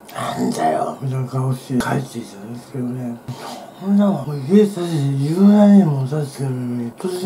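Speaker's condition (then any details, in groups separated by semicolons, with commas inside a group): Tongue cancer, partial glossectomy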